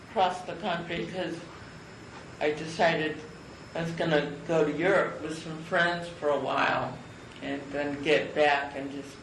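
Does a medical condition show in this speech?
Yes: cerebral palsy; from birth.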